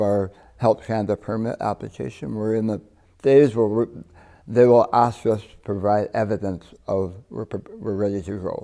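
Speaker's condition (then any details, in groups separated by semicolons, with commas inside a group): Partial glossectomy for tongue cancer; one third of tongue removed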